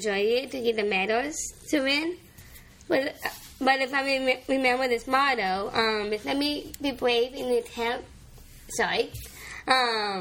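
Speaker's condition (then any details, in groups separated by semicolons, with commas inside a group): Down syndrome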